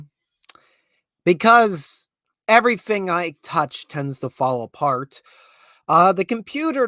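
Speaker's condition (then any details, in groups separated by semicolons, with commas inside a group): No condition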